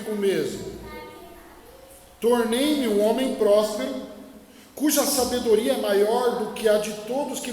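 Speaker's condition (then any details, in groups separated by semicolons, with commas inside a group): No condition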